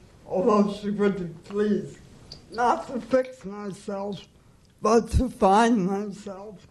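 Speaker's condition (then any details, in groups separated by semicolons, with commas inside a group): Cerebral palsy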